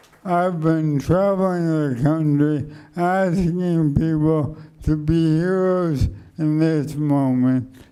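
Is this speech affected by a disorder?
Yes: motor neuron degeneration.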